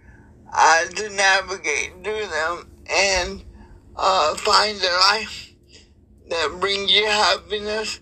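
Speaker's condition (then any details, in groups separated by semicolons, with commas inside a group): Cerebral palsy; wheelchair user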